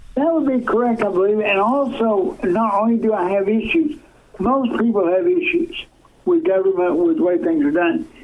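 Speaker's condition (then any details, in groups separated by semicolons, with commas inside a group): Cerebral palsy, severe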